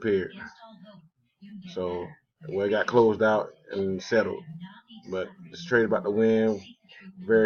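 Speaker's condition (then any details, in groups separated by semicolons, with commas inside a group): No condition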